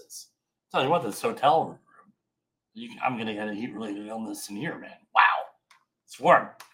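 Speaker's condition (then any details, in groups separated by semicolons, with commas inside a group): Bilateral cleft lip and palate; from birth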